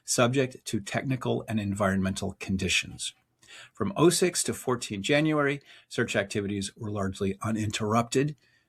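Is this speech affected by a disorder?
No.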